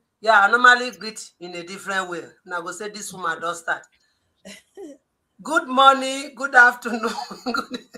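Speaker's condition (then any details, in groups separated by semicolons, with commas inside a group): No condition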